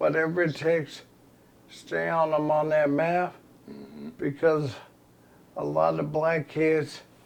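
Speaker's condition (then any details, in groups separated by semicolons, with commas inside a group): ALS; progressive terminal illness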